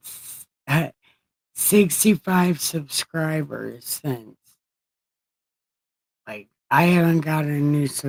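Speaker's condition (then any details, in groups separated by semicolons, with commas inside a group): Brain injury; brain surgery; after brain surgery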